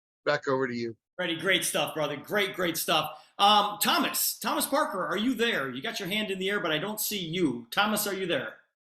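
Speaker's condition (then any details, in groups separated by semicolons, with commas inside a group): No condition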